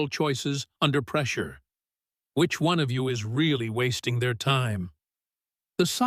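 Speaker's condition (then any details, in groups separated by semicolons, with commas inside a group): No condition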